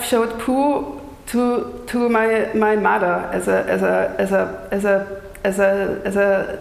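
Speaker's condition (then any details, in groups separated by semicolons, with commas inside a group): Stuttering; lifelong stutter, neurological cause, speech therapy in youth, jaw, belly and leg cramps from suppressing stutter; audibly stuttering during lecture performance; repetitions, blocks, stutters on own name, slower than fluent speakers, amount varies daily, smooth repetitions when unafraid; repeated sounds, repeated words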